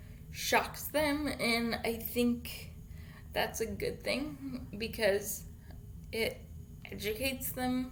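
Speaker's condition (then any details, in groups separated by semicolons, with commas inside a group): Cerebral palsy; infant ventilator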